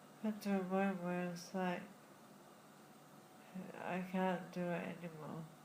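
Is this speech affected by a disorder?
Yes: Friedreich's ataxia; diagnosed in childhood.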